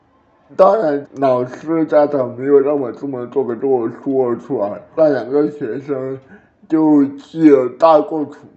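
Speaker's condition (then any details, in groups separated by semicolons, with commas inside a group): Cerebral palsy; blue at birth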